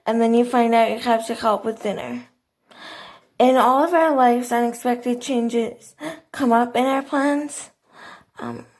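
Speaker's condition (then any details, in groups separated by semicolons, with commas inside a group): Cerebral palsy, athetoid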